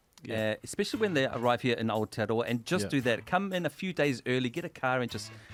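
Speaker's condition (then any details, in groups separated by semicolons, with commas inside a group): No condition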